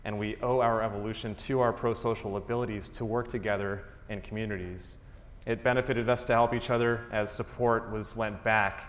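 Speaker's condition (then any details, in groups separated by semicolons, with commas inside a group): No condition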